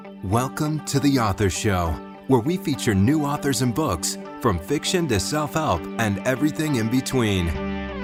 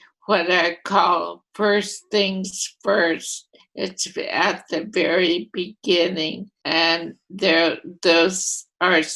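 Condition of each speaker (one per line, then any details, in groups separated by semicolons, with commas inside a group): No condition
Primary lateral sclerosis; first diagnosed as ALS, affects all voluntary motor neurons; at least eight years since diagnosis, slower than expected course; voice affected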